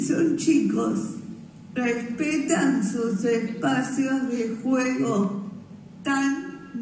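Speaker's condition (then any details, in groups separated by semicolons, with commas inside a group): Cerebral palsy; respiratory arrest at birth; speech affected by condition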